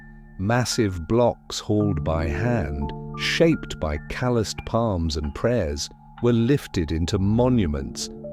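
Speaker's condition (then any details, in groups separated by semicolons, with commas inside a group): No condition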